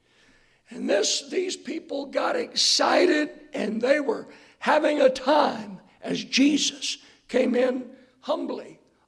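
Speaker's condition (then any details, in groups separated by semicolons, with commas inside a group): Hoarseness after vocal cord surgery; hoarse voice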